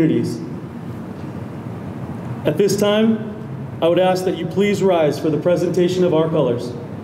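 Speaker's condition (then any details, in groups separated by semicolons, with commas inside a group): No condition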